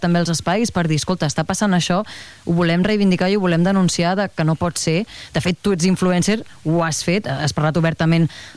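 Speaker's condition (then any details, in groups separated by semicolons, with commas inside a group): No condition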